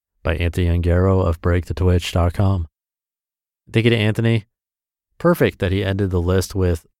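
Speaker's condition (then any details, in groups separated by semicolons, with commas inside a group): No condition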